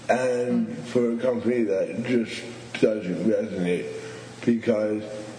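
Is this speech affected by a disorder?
Yes: stuttering; stuttering since at least teenage years, also cerebral palsy, which compounds things; has had long disfluent moments on own name; here prolonged sounds.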